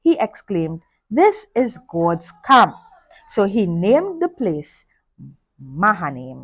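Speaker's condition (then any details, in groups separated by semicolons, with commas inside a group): No condition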